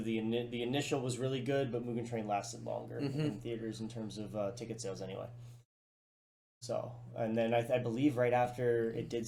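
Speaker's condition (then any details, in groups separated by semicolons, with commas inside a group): No condition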